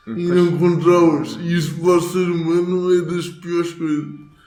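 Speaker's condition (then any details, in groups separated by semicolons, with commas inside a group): Cerebral palsy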